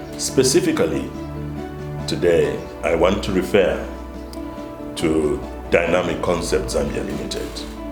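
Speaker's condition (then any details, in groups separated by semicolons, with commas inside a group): No condition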